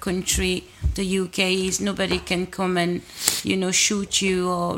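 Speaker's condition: No condition

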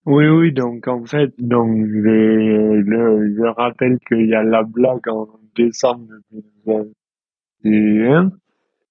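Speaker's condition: Dystonia; present since birth

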